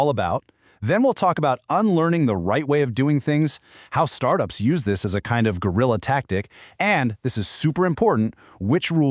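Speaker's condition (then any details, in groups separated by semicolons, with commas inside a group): No condition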